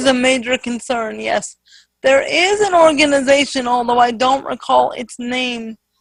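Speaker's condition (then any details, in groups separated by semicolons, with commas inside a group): Spastic quadriplegic cerebral palsy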